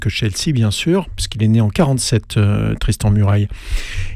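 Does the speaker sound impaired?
No.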